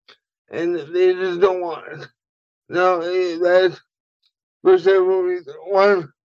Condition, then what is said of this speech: Cerebral palsy. I have pain up and down my body. I talk funny sometimes, and everything I